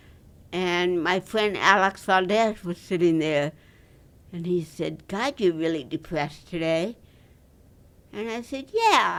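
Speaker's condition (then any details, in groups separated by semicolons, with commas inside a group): Dystonia; lifelong, neck pulls to one side, C1-C7 neck surgery after fracture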